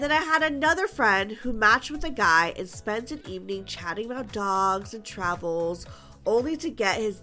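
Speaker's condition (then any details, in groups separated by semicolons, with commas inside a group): No condition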